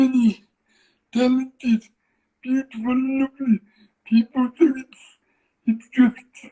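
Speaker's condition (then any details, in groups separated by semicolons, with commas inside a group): Cerebral palsy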